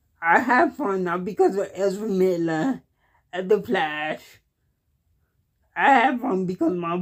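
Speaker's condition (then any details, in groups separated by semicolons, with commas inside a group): Cerebral palsy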